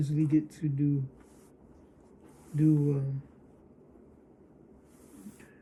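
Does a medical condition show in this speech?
Yes: cerebral palsy; about 10 days using X39 patches; speaking possibly affected.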